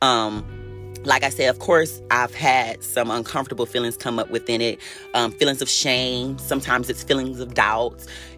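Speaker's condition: No condition

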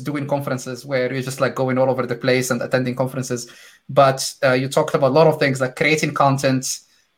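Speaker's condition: No condition

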